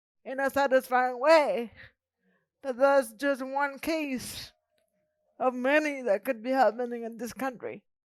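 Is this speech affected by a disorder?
Yes: cerebral palsy; present from birth.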